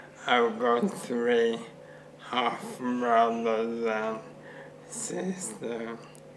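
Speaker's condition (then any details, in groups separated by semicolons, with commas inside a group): Motor neuron disease; bulbar involvement, throat and mouth muscles; about 3 years since diagnosis, bulbar muscles weakening; throat and mouth weakness affecting speech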